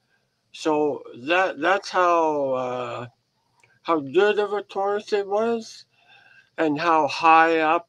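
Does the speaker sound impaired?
Yes: head and neck cancer surgery; large tumor removed from side of neck, reconstructive surgery, crooked head since; ongoing throat challenges.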